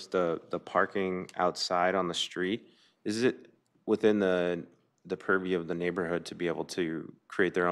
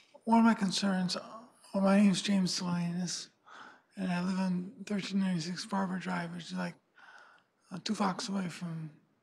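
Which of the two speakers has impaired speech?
The second: Parkinson's; may be hard to understand, needs repetition by another.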